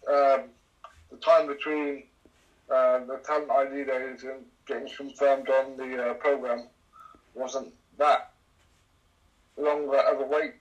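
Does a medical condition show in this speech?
Yes: cerebral palsy; trike from age 7-8.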